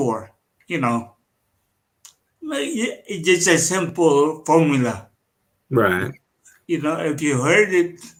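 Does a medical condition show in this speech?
Yes: cerebral palsy.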